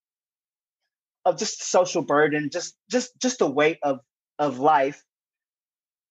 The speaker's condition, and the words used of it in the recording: Stuttering. As you can see, sometimes I stutter, I freeze up.